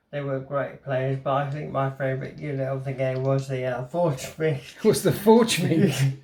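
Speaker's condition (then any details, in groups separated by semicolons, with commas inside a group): Motor neuron disease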